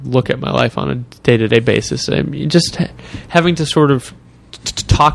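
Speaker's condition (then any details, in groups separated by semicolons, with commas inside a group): Stuttering; adult stuttering since childhood, now age 26; finds this stuttering podcast setting more comfortable for speaking; repeated sounds, prolonged sounds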